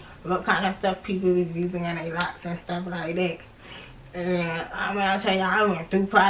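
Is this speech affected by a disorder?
Yes: cerebral palsy.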